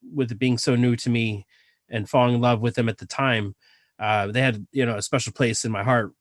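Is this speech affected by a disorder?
No.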